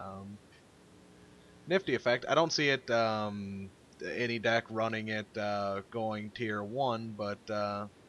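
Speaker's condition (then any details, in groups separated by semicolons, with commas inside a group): No condition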